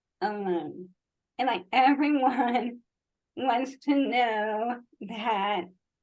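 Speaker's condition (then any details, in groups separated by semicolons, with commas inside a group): ALS; slow progressing form; 15 years since onset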